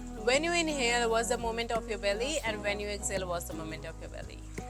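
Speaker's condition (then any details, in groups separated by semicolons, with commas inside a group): No condition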